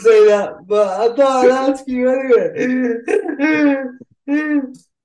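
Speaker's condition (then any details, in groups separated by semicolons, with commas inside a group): Cerebral palsy; uses a wheelchair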